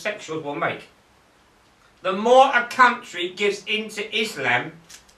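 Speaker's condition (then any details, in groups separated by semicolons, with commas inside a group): No condition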